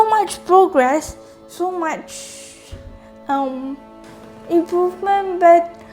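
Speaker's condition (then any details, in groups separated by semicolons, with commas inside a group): Cerebral palsy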